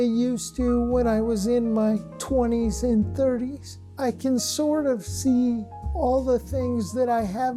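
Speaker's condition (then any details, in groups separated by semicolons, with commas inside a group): Cerebral palsy; since birth; anti-spasm medication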